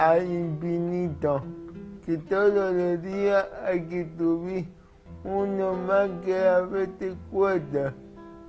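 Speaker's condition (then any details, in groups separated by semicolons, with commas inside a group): Cerebral palsy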